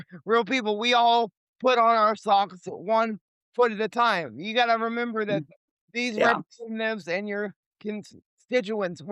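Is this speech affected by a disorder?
Yes: cerebral palsy; lifelong wheelchair user.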